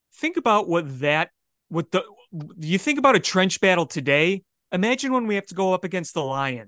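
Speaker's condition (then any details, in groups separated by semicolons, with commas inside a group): No condition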